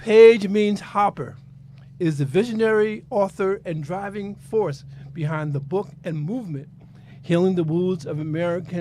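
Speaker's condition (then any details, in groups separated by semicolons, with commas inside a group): No condition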